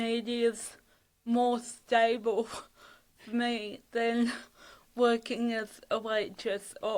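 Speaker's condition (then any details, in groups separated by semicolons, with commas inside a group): Cerebral palsy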